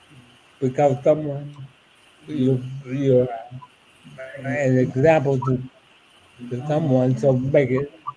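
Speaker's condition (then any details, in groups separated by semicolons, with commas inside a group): ALS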